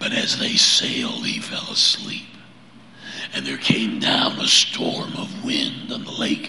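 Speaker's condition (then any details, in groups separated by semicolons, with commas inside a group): Laryngeal cancer; much weaker than before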